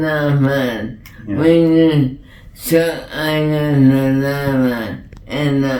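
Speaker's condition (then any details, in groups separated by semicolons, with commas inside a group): ALS; was unintelligible, now clearer and louder, lip weakness remains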